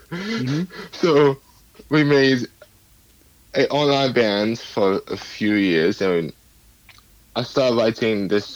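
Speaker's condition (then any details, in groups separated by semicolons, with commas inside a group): Cerebral palsy; cerebral palsy from birth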